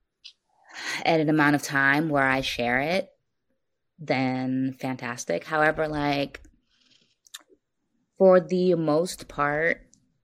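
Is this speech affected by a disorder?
Yes: stuttering; stuttering since childhood, very severe when younger; still stutters during recording; stutter audible, as warned at the start; used social media to avoid always talking; here prolonged sounds.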